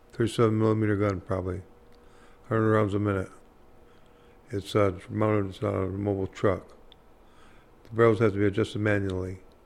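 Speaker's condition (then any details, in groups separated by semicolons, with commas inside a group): Parkinson's disease; hard time walking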